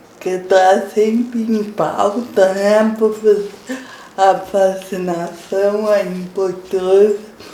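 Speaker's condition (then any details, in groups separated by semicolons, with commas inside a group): Cerebral palsy; impaired diction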